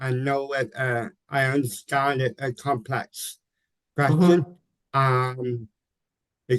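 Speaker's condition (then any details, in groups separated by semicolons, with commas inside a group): Cerebral palsy; mild, ataxic type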